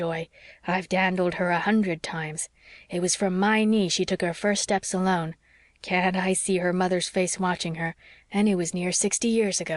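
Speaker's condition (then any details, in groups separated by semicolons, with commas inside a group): No condition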